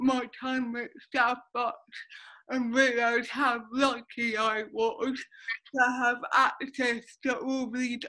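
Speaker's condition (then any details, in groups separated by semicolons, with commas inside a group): Cerebral palsy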